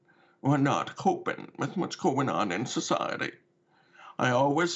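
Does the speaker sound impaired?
Yes: deafness with cochlear implant; brown cochlear implant on side of head, once damaged by water from hose and repaired; uses cochlear implant.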